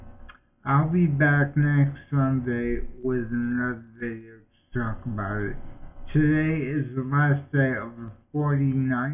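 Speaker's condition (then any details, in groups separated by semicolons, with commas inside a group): Multiple sclerosis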